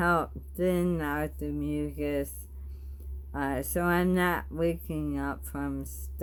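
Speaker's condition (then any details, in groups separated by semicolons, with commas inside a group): Bulbar ALS; bulbar-onset ALS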